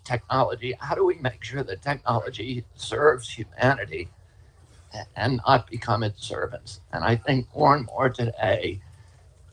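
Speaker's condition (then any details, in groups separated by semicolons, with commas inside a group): Spasmodic dystonia; formerly very strong voice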